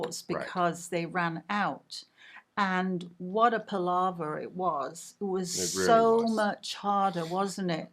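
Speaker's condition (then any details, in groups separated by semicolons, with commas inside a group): No condition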